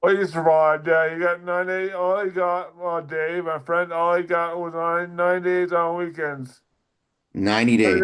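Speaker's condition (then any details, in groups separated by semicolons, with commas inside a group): Dysarthria; weaker speech muscles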